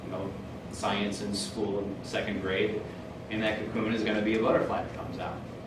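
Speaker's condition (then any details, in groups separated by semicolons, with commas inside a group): No condition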